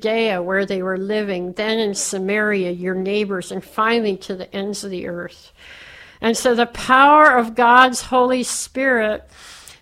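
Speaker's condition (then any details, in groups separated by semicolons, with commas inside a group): Cleft palate; speech impediment while growing up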